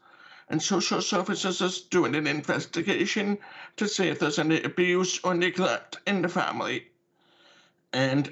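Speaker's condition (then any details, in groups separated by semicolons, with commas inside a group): Deafness with cochlear implant; once damaged by water from hose and repaired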